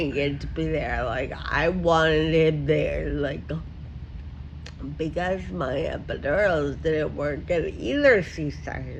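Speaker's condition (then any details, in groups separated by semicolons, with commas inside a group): Friedreich ataxia; small lung capacity; breathing trouble from small lung capacity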